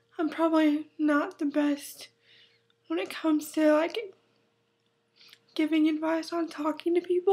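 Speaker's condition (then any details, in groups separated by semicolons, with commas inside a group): Cerebral palsy, spastic, mild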